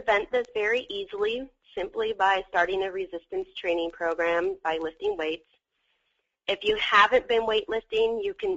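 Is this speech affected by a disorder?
No.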